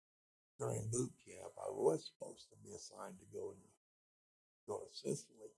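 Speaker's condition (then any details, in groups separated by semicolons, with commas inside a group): Speech impediment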